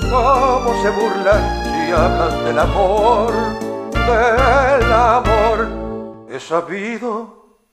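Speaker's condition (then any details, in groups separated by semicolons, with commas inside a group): No condition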